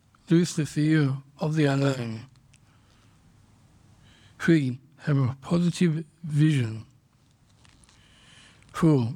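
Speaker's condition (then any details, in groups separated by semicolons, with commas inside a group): Down syndrome; congenital, diagnosed at birth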